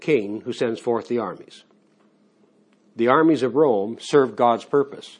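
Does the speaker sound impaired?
No.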